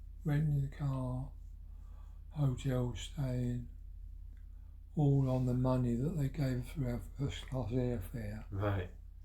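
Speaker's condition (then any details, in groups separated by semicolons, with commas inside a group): Parkinson's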